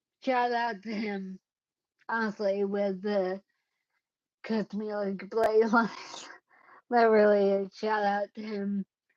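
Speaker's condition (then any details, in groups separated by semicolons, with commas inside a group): Cerebellar ataxia; caused by brain bleed, unsteady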